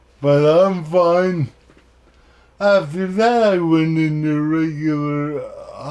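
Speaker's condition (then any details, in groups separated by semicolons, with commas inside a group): Cerebral palsy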